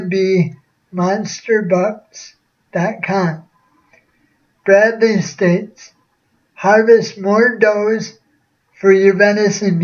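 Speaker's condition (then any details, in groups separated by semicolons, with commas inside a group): Cerebral palsy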